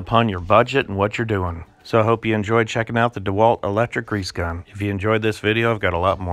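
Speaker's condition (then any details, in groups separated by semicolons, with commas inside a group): No condition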